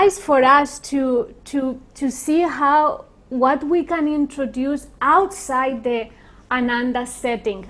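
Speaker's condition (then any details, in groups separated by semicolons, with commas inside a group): No condition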